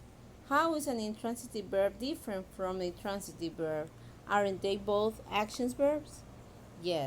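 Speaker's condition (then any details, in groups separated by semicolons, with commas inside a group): No condition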